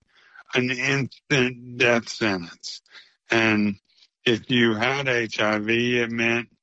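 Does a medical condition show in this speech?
Yes: ALS; ALS (motor neuron disease), diagnosed nearly three years earlier.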